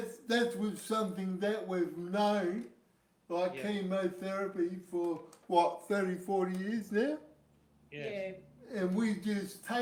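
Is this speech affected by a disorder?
Yes: cerebral palsy.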